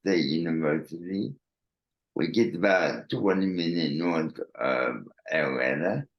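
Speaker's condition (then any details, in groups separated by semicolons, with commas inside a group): Cerebral palsy; therapy from early childhood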